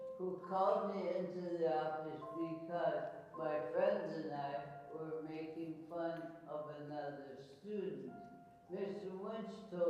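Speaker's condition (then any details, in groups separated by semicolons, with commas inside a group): ALS; speech and swallowing changes present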